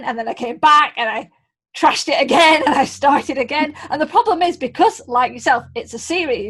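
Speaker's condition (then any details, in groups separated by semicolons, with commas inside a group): No condition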